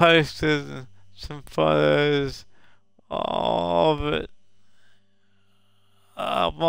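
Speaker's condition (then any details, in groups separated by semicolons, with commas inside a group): Cerebral palsy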